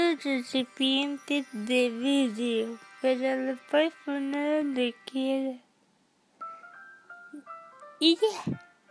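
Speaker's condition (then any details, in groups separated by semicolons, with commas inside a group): Cerebral palsy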